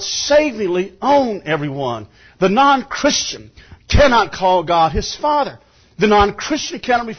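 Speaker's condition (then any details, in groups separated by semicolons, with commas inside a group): No condition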